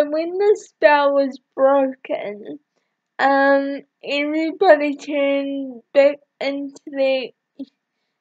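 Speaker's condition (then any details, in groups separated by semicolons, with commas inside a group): Cerebral palsy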